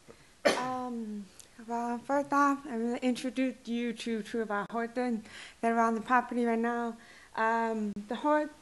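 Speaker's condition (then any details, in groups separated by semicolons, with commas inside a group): Deaf and hard of hearing; since childhood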